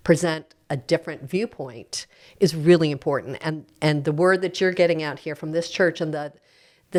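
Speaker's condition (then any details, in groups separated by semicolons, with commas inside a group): No condition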